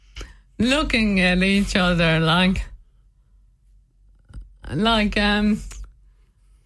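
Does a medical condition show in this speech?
Yes: motor neurone disease; diagnosed by elimination at hospital in Limerick, began with fatigue and struggling with physical tasks.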